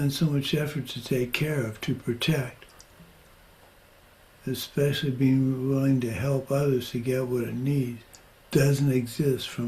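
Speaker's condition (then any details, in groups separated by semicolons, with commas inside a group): Parkinson's; progressing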